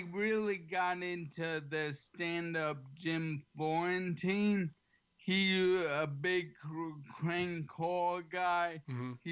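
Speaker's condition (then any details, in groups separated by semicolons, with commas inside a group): ALS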